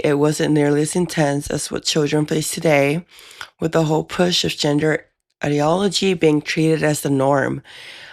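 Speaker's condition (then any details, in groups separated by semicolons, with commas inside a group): No condition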